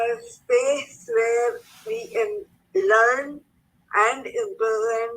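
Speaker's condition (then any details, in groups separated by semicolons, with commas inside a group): Cerebral palsy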